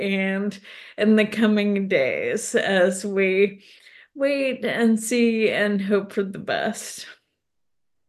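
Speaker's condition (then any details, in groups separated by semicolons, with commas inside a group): ALS; tongue fasciculations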